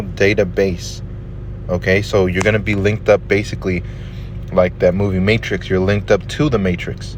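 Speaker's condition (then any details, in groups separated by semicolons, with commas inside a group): No condition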